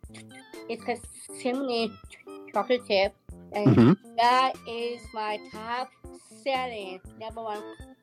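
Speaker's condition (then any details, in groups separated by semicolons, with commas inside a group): Down syndrome; present from birth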